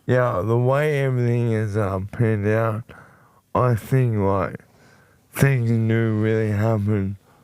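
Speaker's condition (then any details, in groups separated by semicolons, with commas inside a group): Motor neurone disease; voice became very nasal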